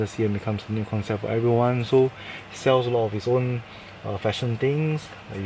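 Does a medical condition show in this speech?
No.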